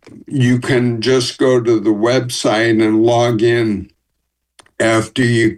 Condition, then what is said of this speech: ALS (motor neuron disease). I used to be a fast talker, trained in sales in the Northeast, and I know you have to talk fast up